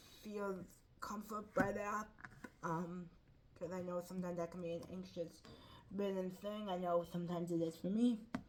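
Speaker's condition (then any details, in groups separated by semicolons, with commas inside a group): Cerebral palsy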